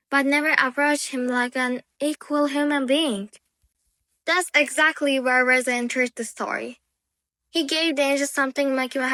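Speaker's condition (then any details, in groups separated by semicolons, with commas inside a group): No condition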